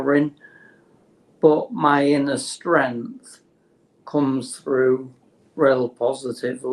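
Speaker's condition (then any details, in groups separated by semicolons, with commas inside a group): Motor neurone disease; terminal, no cure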